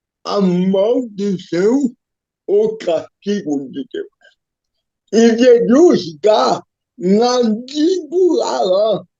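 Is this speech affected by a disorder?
Yes: cerebral palsy; physical disability.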